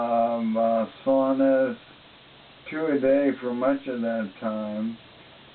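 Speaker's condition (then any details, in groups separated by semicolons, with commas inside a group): ALS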